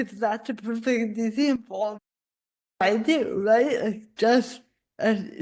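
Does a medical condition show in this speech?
Yes: cerebral palsy; from birth, spasticity; spasticity worsens with stress; most obviously affects speech.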